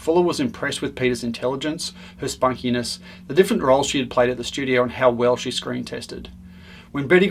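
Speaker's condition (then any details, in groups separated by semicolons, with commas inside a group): No condition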